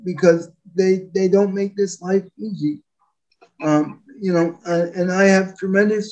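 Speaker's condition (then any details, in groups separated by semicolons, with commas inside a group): Spastic quadriplegic cerebral palsy; spastic quadriplegic, permanent wheelchair user; speaks clearly, easily understood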